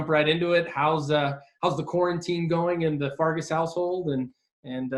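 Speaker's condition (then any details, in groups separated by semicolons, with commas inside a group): No condition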